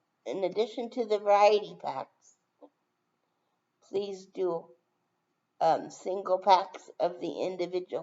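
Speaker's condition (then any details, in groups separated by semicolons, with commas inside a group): Brain injury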